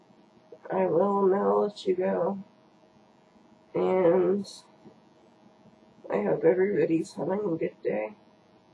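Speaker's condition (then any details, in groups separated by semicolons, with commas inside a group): Cerebral palsy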